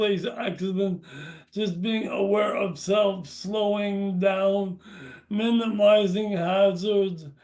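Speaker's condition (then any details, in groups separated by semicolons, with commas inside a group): Brain injury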